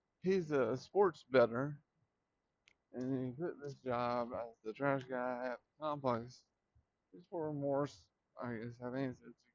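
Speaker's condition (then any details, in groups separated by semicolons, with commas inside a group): Traumatic brain injury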